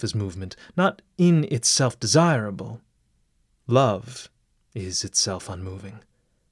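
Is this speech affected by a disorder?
No.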